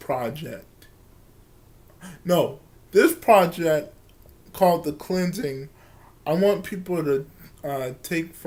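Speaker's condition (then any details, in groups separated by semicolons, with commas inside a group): Cerebral palsy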